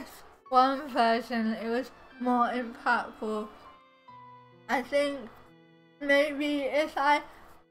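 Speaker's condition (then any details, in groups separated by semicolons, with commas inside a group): Cerebral palsy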